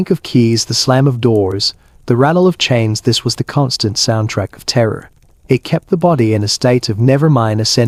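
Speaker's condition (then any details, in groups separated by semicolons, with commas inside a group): No condition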